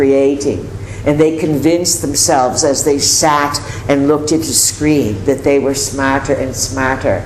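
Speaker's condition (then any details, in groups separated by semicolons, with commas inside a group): No condition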